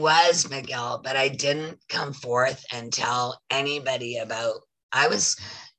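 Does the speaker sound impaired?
Yes: voice loss after throat polyp; tracheotomy warned possible.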